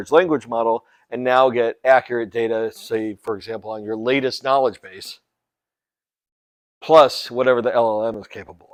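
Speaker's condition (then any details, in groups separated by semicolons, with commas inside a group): No condition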